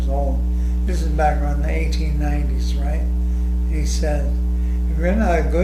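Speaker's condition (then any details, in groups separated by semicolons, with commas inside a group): ALS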